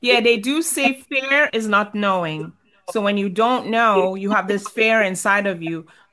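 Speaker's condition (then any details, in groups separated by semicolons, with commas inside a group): No condition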